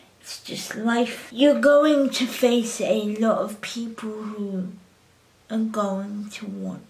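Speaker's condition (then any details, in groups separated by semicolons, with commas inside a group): Cerebral palsy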